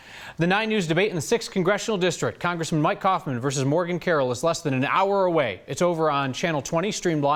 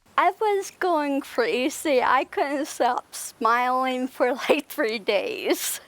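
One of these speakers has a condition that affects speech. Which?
The second: cerebellar ataxia; cerebellar deterioration.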